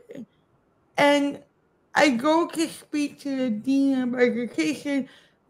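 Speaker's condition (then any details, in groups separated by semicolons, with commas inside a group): Cerebral palsy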